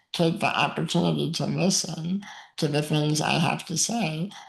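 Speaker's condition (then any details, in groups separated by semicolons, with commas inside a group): Muscular dystrophy; very physically weak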